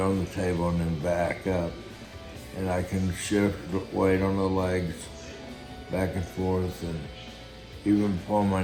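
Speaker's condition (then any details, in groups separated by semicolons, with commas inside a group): Guillain-Barré syndrome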